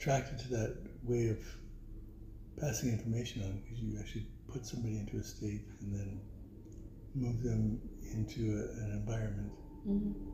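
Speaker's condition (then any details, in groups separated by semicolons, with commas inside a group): Parkinson's; voice weakened by Parkinson's, knee replaced after hardly walking, earlier taught from chair; teaches with lavalier microphone on belt, can move around a little; voice went with Parkinson's, can still whisper, formerly whisper carried and was heard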